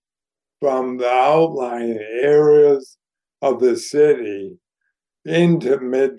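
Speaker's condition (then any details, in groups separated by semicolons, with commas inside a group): ALS; declining health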